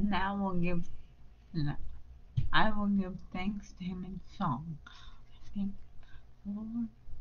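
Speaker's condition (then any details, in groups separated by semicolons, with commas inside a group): Brain injury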